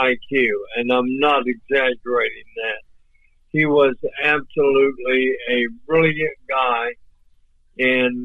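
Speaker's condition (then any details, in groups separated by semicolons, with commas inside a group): ALS; voice off but clear and understandable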